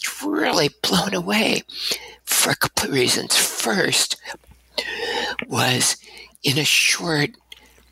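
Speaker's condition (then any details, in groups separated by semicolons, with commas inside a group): Abductor spasmodic dysphonia; breathy voice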